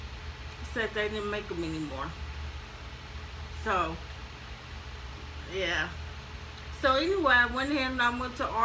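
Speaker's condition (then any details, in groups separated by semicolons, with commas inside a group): ALS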